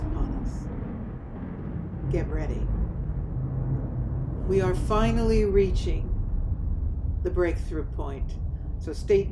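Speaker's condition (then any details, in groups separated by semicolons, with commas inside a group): No condition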